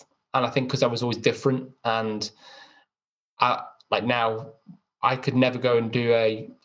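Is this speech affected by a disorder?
Yes: stammer; stammer since first able to speak; came and went in childhood, avoidance strategies, never really dealt with, held back self-expression; here prolonged sounds.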